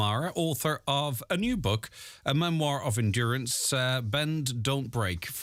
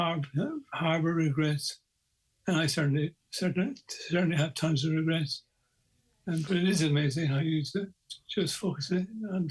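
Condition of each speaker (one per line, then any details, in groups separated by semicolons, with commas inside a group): No condition
Parkinson's; early onset, deep brain stimulation, two leads implanted; diagnosed age 48, deep brain stimulation; voice dramatically impaired, does not talk well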